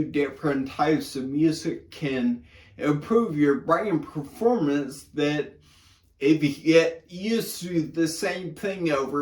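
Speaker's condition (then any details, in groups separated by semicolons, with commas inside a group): Brain injury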